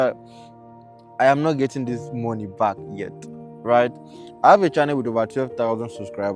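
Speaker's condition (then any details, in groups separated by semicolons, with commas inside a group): No condition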